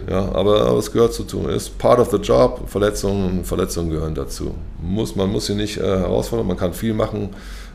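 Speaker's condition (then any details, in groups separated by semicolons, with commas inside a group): No condition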